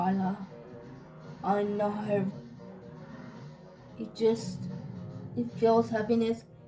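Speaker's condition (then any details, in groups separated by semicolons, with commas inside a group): Cerebral palsy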